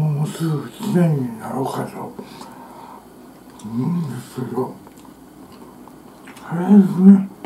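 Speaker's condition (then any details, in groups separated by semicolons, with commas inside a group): Tongue cancer, partial glossectomy; partial glossectomy twice, about half tongue removed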